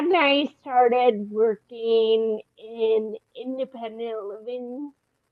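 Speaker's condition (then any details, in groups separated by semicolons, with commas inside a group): Friedreich's ataxia; progressive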